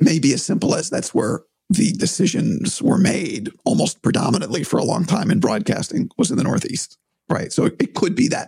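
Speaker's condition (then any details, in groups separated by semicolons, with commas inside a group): Vocal cord surgery; voice compromised, objectively worse than usual, unsure if voice returns to 100%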